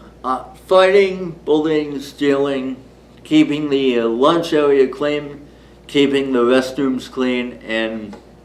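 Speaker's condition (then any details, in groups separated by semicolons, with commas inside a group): Cerebral palsy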